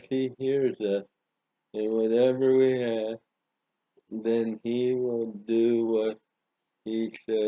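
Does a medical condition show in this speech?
Yes: Parkinson's disease.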